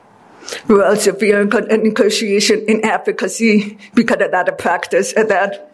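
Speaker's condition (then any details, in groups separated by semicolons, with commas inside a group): Deafness; speech therapy with Mindy Kobomis most of life, learning to talk, hear, pronounce words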